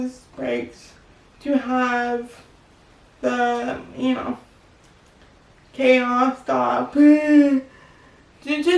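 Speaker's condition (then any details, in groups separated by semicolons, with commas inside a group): Cerebral palsy; wheelchair user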